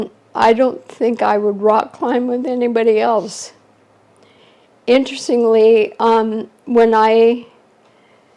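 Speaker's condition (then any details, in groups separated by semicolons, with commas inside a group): ALS; shortly after diagnosis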